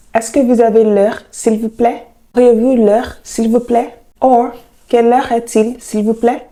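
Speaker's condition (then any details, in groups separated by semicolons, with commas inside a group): No condition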